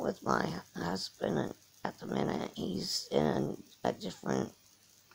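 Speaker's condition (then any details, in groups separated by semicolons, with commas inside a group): Cerebral palsy; from birth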